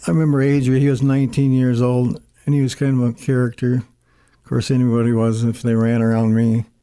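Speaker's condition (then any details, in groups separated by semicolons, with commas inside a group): Parkinson's disease; stutters and stammers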